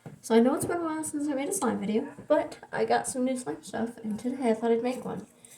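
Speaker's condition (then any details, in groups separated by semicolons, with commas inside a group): No condition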